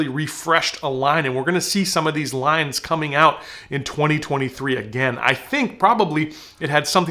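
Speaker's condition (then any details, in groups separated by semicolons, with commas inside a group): No condition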